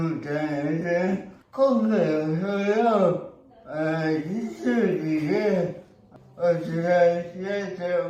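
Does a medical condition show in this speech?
Yes: cerebral palsy; severe, uses a wheelchair.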